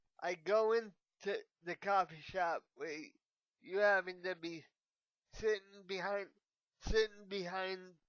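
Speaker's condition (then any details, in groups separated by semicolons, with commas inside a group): Cerebral palsy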